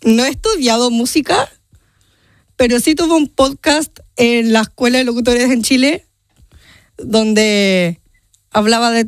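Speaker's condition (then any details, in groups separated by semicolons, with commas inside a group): Down syndrome; genetic condition, present from birth, about 30 years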